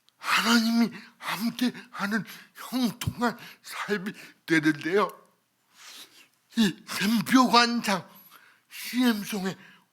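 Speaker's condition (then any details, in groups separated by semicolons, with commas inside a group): Cerebral palsy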